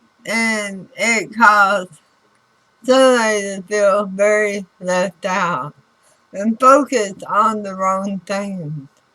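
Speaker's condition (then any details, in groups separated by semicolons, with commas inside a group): Throat cancer radiation damage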